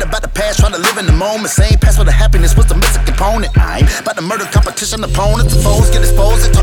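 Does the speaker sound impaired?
No.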